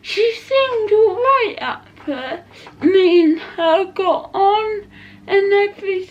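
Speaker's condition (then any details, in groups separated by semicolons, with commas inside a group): Cerebral palsy; not quadriplegic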